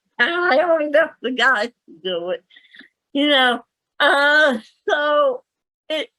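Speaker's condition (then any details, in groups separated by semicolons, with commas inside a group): Cerebral palsy; speaks better than types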